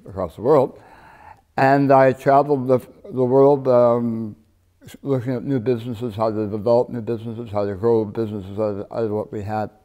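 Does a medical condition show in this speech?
Yes: partial glossectomy for tongue cancer.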